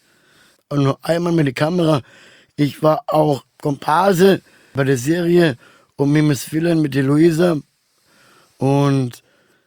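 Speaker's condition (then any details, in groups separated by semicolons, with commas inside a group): Down syndrome; trisomy 21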